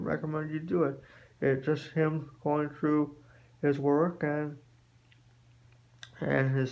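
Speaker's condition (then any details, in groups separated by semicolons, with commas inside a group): Spastic quadriplegic cerebral palsy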